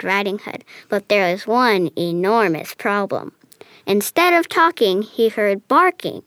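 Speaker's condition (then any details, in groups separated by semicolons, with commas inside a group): No condition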